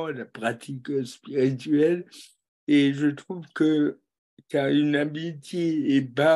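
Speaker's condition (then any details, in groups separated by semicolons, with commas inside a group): Cerebral palsy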